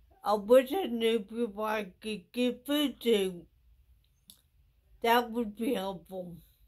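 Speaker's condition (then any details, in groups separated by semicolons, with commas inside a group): Traumatic brain injury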